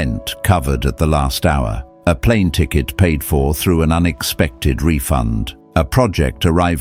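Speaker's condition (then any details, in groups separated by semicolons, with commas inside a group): No condition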